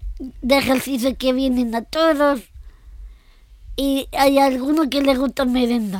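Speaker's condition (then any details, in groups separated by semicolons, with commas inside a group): Down syndrome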